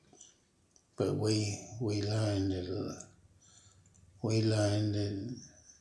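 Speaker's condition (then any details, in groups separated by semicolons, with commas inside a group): Parkinson's disease; Parkinson's for about 5 years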